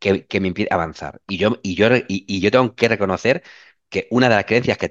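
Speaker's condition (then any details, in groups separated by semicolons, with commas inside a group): Stuttering; sometimes stutters more than usual in class, pauses, laughs it off; repeated sounds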